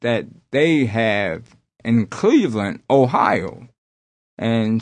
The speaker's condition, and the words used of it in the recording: Aphasia. When I started singing and vocally talking to people, it doesn't go away, but it helps me to cope with it.